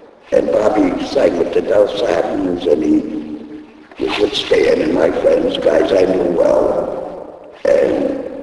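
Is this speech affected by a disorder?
Yes: laryngectomy; voice box removed by operation, device placed in throat, voice first lost at racetrack; still talking after voice box removal; speaks using device in throat, needs thumb to talk.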